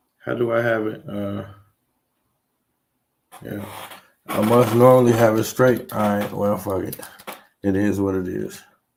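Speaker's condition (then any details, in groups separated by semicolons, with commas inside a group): No condition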